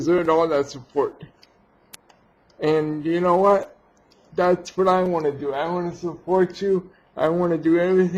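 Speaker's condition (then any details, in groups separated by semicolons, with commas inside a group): Cerebral palsy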